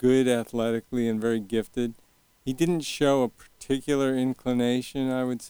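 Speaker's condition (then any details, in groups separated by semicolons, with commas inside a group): Early onset Parkinson's, young onset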